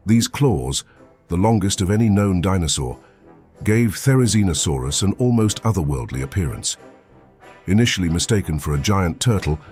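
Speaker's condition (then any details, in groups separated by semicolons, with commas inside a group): No condition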